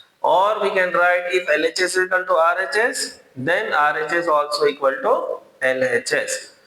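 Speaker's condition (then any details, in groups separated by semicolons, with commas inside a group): No condition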